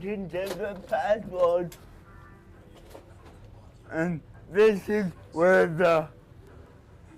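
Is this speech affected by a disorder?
Yes: cerebral palsy; speech impediment.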